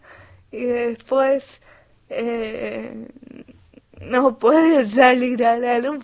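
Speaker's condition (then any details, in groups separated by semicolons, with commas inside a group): Cerebral palsy; acquired language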